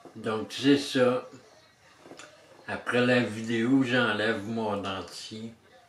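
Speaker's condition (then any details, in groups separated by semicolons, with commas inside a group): Traumatic brain injury; surgery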